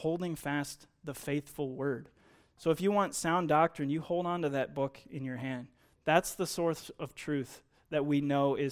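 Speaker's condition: No condition

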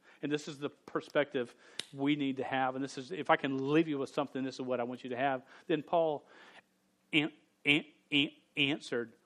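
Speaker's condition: Stutter; stutter since age 5, persisted through teenage years, no successful fix; not fully fluent, stuttered on own name as teenager; repeated sounds, blocks

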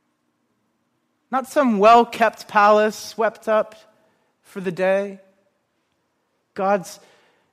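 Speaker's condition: No condition

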